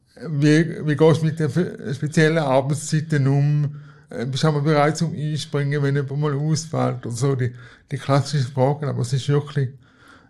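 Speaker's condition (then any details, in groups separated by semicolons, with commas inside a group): Cerebral palsy; wheelchair user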